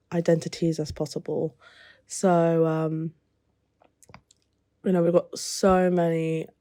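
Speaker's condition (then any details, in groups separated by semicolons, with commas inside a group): No condition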